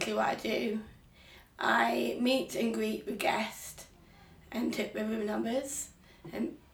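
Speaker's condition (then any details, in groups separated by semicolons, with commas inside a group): Down syndrome; Down syndrome since birth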